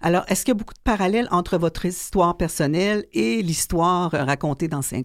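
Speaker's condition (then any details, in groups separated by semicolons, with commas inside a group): No condition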